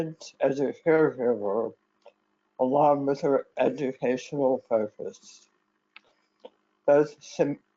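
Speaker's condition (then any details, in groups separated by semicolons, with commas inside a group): Head and neck cancer; severe dysphagia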